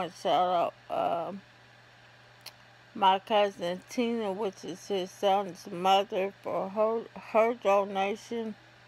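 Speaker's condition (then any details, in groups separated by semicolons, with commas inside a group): ALS; affects hands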